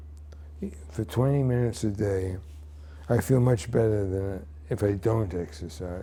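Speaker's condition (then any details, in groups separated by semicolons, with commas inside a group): Parkinson's disease; 16 years since onset, on medication, symptoms fluctuate daily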